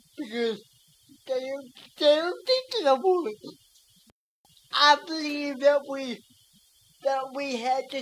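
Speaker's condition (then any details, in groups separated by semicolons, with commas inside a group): Cerebral palsy; speech affected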